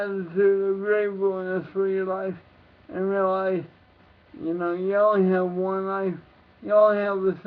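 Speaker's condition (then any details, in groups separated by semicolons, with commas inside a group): Cerebral palsy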